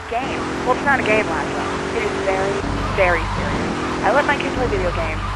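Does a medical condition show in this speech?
No.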